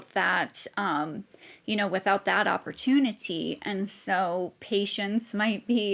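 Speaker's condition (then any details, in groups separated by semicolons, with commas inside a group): No condition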